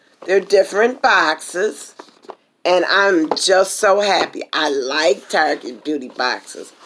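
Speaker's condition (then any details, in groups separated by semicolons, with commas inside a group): No condition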